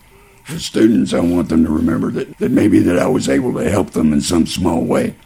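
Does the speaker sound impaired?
Yes: laryngeal cancer; laryngeal cancer following lung cancer diagnosed 2006, later lesions in mouth and one on neck, about 12 years; unable to eat or drink for past three years, all intake through feeding tube.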